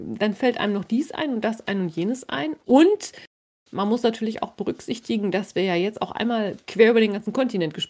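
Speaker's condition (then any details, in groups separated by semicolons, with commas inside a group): No condition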